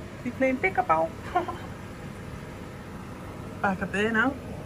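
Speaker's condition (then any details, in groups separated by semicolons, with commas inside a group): No condition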